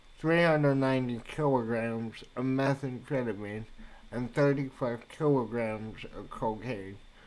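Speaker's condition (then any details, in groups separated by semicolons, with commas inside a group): Cerebral palsy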